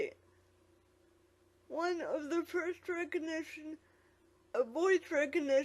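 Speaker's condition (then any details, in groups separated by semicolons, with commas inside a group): Quadriplegic cerebral palsy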